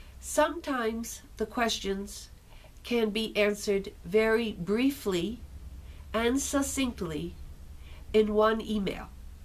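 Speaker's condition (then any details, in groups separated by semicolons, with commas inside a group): No condition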